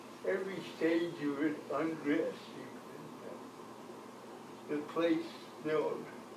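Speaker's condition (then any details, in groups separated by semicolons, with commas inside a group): Cerebral palsy; from birth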